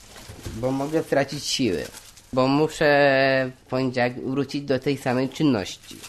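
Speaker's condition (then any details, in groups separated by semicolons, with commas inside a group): Down syndrome; intellectual disability, intermittent memory lapses, difficulty with arithmetic and counting money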